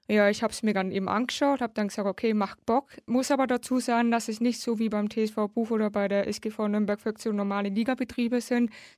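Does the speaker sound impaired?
Yes: hard of hearing since birth; congenital severe hearing loss, left cochlear implant since age nine.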